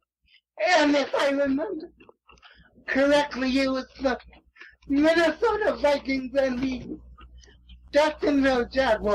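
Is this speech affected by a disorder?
Yes: cerebral palsy; 3 months premature, affects arms and legs; no pitch control, may be hard to understand.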